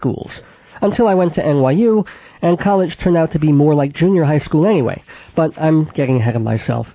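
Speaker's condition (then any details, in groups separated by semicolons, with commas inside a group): Cleft palate with lisp, mild; congenital cleft palate and cleft lip, could not nurse, infant operations, braces 10 years, therapy with Mrs. Adler; age 39, about 39 years since infant operations; mild residual lisp, sibilant s, voice not especially nasal, childhood consonants formed via sinuses, back of throat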